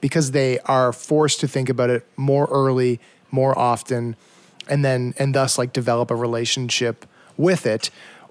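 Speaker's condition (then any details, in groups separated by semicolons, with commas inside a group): No condition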